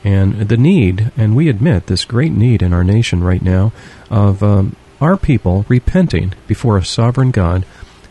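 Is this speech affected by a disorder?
No.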